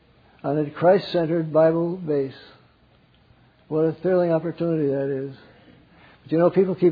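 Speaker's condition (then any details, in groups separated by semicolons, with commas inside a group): Parkinson's; wakes up around 3 am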